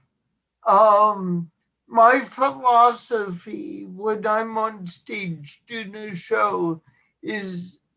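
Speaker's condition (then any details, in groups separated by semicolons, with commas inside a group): Cerebral palsy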